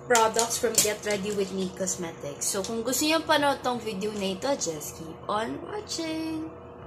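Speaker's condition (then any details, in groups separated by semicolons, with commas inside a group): No condition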